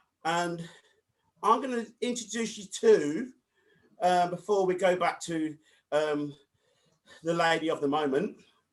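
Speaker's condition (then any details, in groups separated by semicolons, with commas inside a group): No condition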